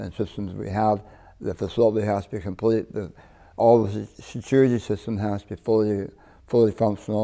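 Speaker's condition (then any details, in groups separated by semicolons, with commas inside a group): Partial glossectomy for tongue cancer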